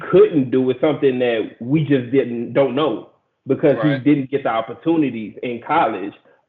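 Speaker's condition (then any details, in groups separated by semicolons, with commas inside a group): No condition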